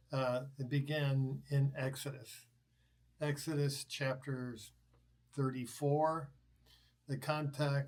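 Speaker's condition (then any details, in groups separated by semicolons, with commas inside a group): No condition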